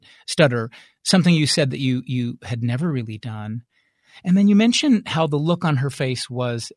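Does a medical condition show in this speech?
No.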